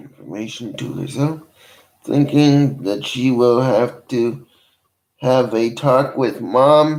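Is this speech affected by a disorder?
Yes: cerebral palsy.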